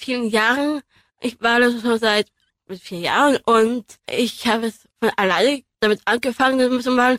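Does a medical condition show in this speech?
Yes: Down syndrome; trisomy 21, three copies of chromosome 21, genetic anomaly; age 24.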